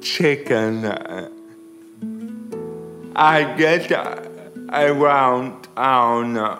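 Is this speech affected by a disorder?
Yes: cerebral palsy; crawls on carpet every day, sometimes wearing on body.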